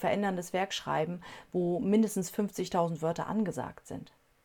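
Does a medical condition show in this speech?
No.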